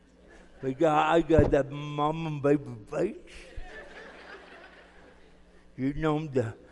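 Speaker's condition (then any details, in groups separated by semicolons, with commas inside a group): Cerebral palsy; speech impediment, talks funny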